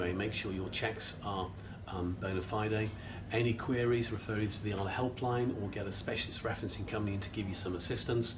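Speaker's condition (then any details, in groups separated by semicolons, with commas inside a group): No condition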